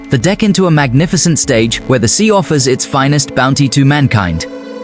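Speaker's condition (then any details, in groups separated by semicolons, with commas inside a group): No condition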